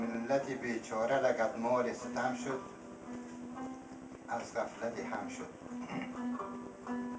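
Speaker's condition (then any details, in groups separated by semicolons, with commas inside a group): No condition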